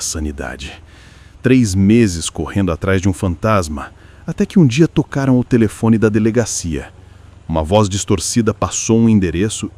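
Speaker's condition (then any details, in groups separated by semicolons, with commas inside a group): No condition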